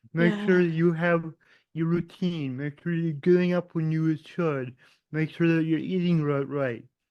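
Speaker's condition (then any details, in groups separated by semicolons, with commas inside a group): Cerebral palsy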